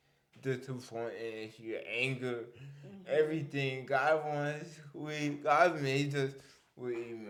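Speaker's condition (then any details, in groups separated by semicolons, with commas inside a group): Cerebral palsy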